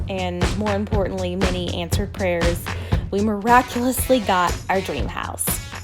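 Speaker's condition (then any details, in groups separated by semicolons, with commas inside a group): No condition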